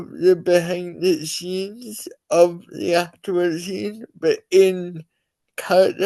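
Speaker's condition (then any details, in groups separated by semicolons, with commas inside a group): Cerebral palsy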